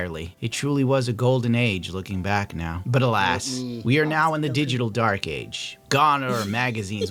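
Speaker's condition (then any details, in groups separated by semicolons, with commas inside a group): No condition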